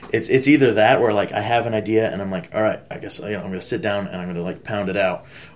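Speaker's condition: No condition

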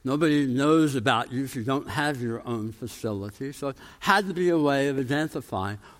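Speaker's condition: Tongue cancer, jaw reconstruction, osteonecrosis of jaw after radiation; radiation-treated tongue cancer

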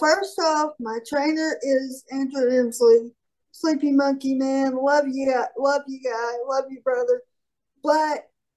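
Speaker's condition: Cerebral palsy; falls

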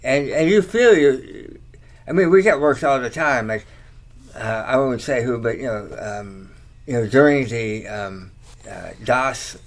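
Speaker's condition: Tongue cancer surgery; slight slur, talks okay

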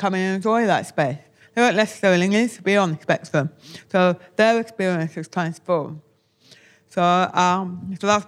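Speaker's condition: Deafness, born deaf

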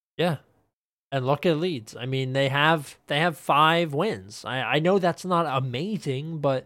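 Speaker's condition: No condition

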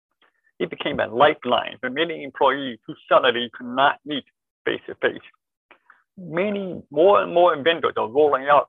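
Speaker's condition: Deafness, born deaf, cochlear implant

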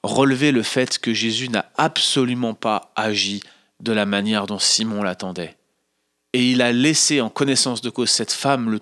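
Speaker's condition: No condition

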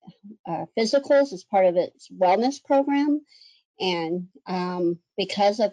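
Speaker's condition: Cleft lip and palate; one or two surgeries a year

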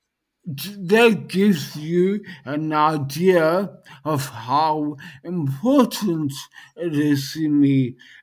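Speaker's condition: Dysarthria post-stroke; speech highly affected, lost most mobility, vision and hearing also affected; years post-stroke, slowly improving, speaking, eating, walking, one-handed wheelchair, speech therapy with Bethany Wilson; initially unable to communicate by text or voice, often not understood, now more understandable

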